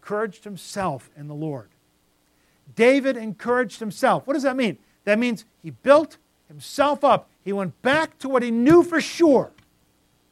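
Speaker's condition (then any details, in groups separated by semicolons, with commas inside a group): No condition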